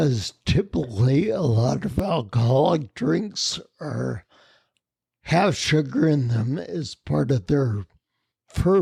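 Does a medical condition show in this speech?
Yes: spinocerebellar ataxia.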